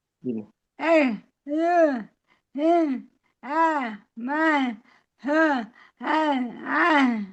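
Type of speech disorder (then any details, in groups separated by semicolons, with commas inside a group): Dysarthria; motor neuron disease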